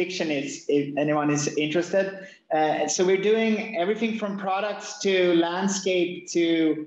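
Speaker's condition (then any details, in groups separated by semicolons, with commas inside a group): No condition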